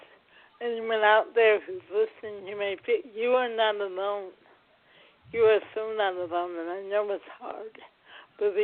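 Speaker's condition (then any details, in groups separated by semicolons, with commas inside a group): Cerebral palsy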